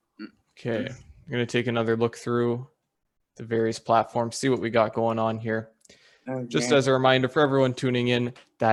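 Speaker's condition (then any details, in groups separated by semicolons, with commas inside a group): No condition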